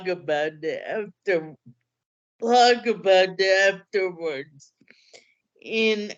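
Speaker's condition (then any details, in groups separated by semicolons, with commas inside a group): Cerebral palsy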